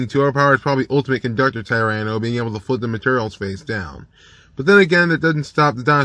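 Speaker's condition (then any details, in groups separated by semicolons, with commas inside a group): No condition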